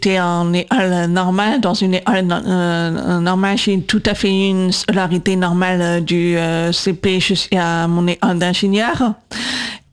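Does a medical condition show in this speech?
Yes: congenital deafness, profound sensorineural deafness, cytomegalovirus; diagnosed around 18 months, severe, dropped at 8, left 120 db, right 90 db; cochlear implants left at 8.5, right at 20-22, processors above ears, lip reading, noise hard; 20 years speech therapy, initially three times weekly, learned speaking and voice control, AI misrecognizes speech.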